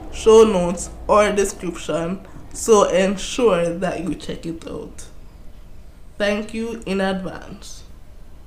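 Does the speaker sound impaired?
Yes: cerebral palsy.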